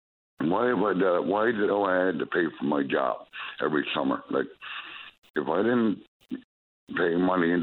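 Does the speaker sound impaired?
Yes: stroke; slurred speech at times, glitches and missing words.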